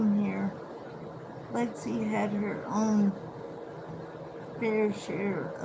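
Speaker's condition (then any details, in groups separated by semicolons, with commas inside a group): Cerebral palsy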